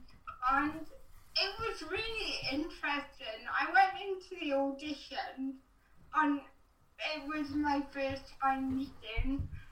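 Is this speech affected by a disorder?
Yes: cerebral palsy.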